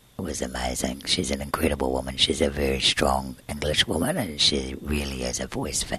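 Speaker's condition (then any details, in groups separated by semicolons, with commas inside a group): Tracheostomy and scarred vocal cord, laryngeal cysts, surgical vocal cord scarring; breathes through tracheostomy tube, airway very narrow from surgery, one vocal cord scarred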